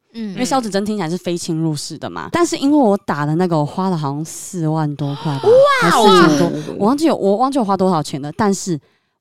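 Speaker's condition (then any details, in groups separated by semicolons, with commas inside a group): Submucous cleft palate; recent cough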